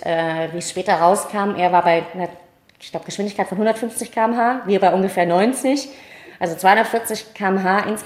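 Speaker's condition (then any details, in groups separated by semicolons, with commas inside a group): Cleft palate, mild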